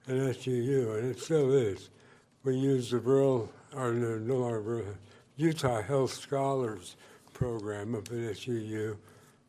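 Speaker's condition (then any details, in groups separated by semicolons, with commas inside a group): Parkinson's disease; boxing-type training at Snap Fitness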